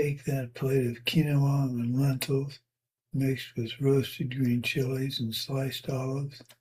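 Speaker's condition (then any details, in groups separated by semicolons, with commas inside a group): Parkinson's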